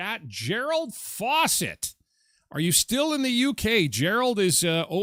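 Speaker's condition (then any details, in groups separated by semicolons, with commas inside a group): No condition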